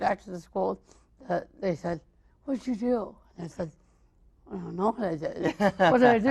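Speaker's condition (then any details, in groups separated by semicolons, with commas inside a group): Mild cerebral palsy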